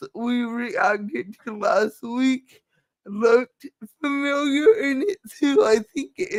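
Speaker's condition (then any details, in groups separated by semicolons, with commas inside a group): Cerebral palsy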